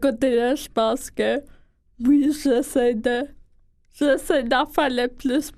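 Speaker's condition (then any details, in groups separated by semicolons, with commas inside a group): Friedreich's ataxia; progressive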